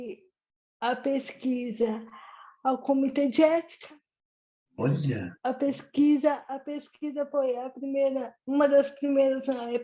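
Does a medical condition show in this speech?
Yes: cerebral palsy.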